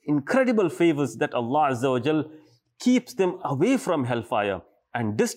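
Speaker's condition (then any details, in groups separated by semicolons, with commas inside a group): No condition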